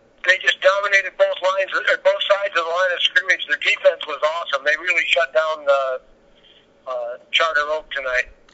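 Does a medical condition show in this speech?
No.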